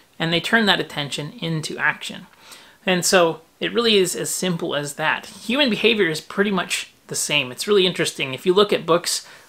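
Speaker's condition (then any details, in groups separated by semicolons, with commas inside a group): No condition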